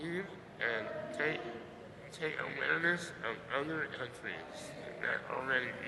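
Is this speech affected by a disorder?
Yes: muscular dystrophy.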